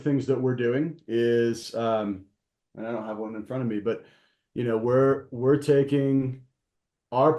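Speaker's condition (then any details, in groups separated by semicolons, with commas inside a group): No condition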